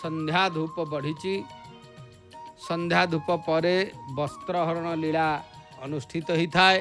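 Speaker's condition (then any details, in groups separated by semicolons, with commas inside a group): No condition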